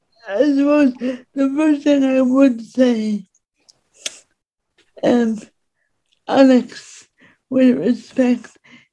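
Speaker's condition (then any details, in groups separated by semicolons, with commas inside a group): Speech impediment; disabled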